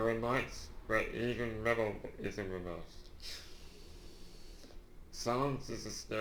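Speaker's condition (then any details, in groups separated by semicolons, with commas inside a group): Duchenne muscular dystrophy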